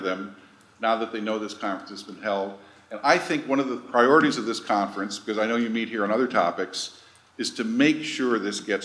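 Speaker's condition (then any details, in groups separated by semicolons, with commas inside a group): No condition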